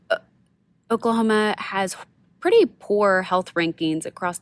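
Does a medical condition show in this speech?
No.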